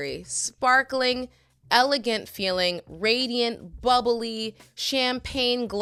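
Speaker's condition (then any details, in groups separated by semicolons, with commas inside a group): No condition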